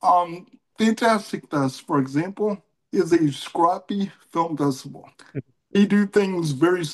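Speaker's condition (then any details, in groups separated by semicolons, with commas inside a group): Cerebral palsy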